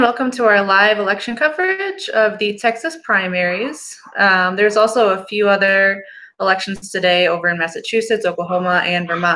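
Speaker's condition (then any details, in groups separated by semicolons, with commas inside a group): No condition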